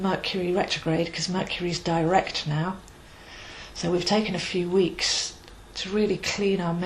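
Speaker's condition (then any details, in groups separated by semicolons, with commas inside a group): No condition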